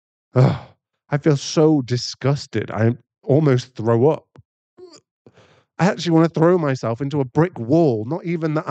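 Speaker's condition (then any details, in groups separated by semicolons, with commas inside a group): No condition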